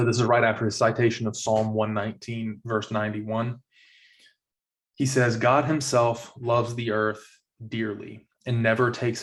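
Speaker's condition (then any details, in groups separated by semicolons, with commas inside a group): No condition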